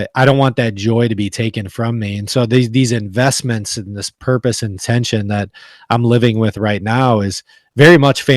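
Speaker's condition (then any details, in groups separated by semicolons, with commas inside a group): No condition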